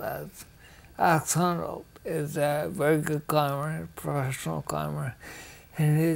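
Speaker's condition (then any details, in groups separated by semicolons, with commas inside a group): Ataxia; rare, progressive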